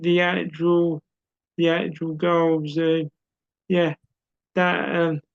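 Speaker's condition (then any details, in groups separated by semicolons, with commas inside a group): Cerebral palsy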